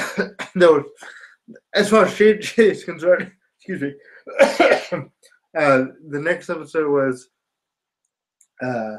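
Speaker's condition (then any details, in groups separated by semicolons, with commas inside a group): Spastic quadriplegia cerebral palsy; some ataxia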